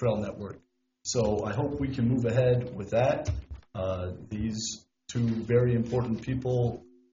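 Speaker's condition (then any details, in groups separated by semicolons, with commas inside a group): No condition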